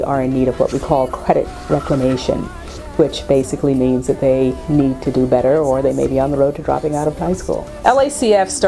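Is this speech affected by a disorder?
No.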